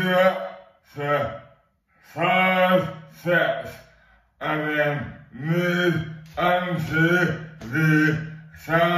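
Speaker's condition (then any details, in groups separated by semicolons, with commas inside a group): Dystonia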